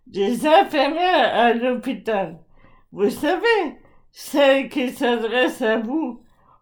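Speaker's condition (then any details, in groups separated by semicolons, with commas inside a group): ALS (Charcot's disease); voice very severely affected, gradually deteriorating, articulation problems, not a mental impairment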